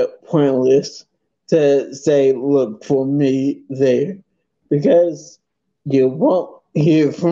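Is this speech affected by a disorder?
Yes: multiple sclerosis.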